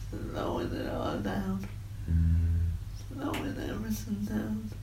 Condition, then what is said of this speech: Cerebral palsy. The reason my voice sounds a bit less to center is I have cerebral palsy, which I know.